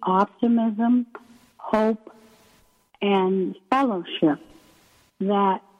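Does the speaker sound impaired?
Yes: ALS; first symptoms subtle in right foot, onset during pre-doctoral internship at VA, wheelchair user, transfer board; about three years since onset, two since diagnosis, can no longer transfer self; weak breathing muscles, hard to speak, may sound weak or unclear, paces speech with breathing, slowing, pausing.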